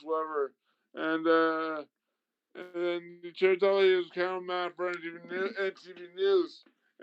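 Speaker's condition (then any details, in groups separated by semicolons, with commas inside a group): Traumatic brain injury; speaking sometimes difficult, must slow down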